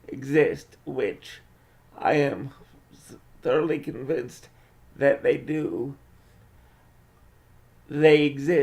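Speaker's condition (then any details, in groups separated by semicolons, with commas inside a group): Cerebral palsy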